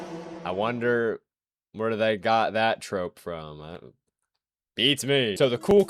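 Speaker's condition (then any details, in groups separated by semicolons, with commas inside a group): No condition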